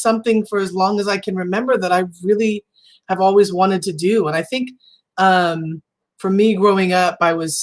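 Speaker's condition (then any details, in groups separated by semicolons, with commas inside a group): No condition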